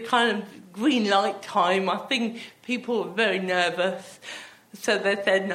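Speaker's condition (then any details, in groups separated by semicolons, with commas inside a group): Athetoid cerebral palsy; with myotonia and ataxia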